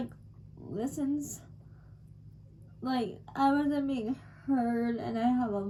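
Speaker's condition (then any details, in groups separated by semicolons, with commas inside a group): Cerebral palsy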